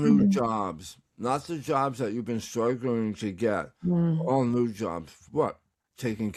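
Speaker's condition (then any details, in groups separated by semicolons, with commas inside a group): Tongue cancer; recovering, tongue exercises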